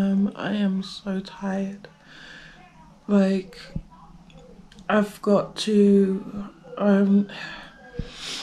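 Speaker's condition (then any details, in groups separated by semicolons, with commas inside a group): No condition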